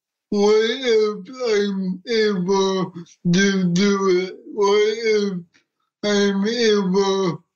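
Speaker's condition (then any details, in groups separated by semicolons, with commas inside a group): Cerebral palsy; short simple sentences, manager Sean Morris repeats and rephrases answers for listeners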